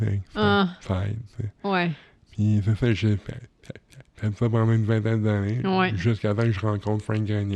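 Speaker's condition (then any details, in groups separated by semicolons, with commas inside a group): Cerebral palsy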